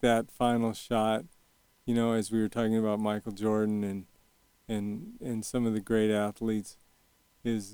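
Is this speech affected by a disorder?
Yes: young onset Parkinson's disease; young onset at age 40, shaky, Medtronic deep brain stimulation device, two 3-inch brain probes.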